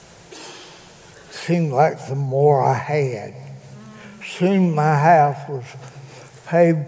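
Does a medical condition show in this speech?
Yes: cerebral palsy; present from birth, attended school for handicapped children; can no longer walk, disability after 30-some working years, Greensboro doctor said nothing can be done; still able to speak, gives spoken testimony in church.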